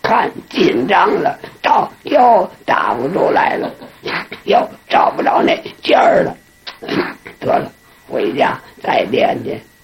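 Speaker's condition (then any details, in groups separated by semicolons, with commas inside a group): Laryngectomy; total laryngectomy, permanent neck tracheostoma; speaks with esophageal speech, learned at training class for laryngectomy patients; esophageal speech from forced burping, learned with effort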